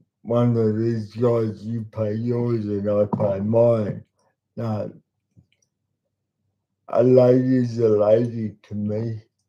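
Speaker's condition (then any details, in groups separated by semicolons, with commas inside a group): Cerebral palsy; talks slowly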